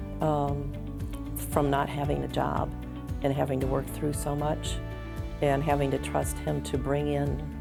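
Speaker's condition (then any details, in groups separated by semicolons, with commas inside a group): No condition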